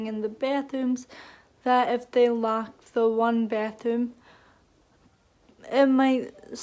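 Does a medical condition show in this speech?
Yes: cerebral palsy.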